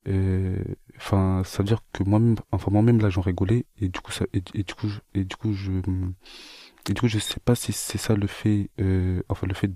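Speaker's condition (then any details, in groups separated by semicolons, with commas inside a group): Stuttering; stuttering since age 12 to 13, start of 5e in collège; still stutters, partly hides it, especially with new people; stutter fully returned under grand oral pressure, eased after Mayotte trip, varies over time; repeated words, prolonged sounds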